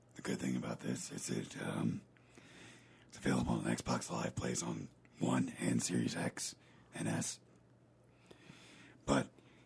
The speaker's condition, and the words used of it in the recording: Vocal cord paralysis. I'm cancer-free, but now I've got a paralyzed vocal cord to deal with, so hence the voice.